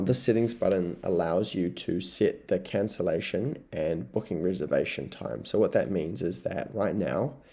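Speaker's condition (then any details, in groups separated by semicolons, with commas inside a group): No condition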